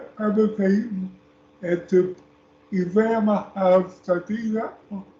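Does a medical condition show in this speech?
Yes: speech impairment.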